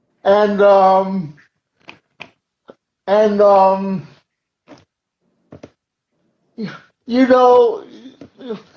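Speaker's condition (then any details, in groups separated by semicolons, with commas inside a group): Cerebral palsy; uses wheelchair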